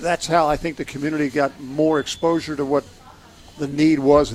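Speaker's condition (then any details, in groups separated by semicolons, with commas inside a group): No condition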